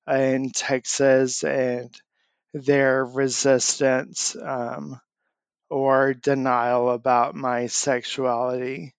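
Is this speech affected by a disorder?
Yes: amyotrophic lateral sclerosis; onset last fall, leg bouncing at rest, muscle twitches, weakness in legs and arms, walker since falls; still able to speak, voice and message banking done for future speech loss.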